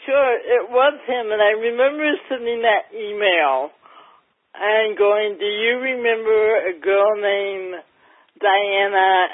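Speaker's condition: Cerebral palsy, mild; mildly affects speech

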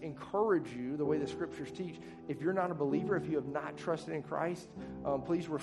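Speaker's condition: No condition

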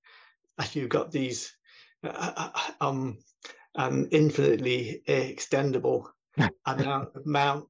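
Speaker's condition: Stammering; talks with a stammer; blocks

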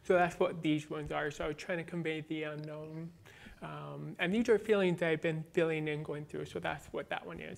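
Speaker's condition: Born deaf, cochlear implant, congenital

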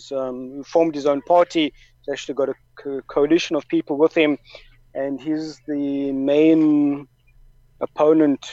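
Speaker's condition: Stuttering; prolonged sounds

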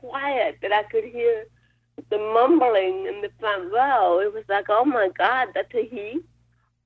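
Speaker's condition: Cerebral palsy; spinal cord surgery last summer

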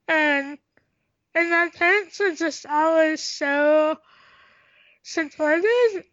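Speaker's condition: Tracheostomy, cystic hygroma of head and neck; breathing effortful when running

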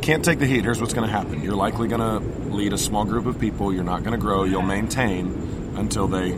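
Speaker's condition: No condition

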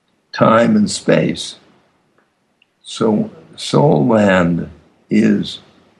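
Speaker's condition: Aphasia after stroke; previously a highly fluent golden-tongued orator

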